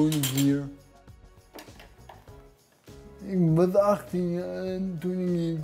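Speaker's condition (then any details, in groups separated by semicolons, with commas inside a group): Cerebral palsy; some difficulty talking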